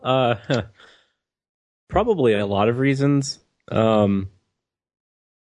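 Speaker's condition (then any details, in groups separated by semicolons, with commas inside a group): No condition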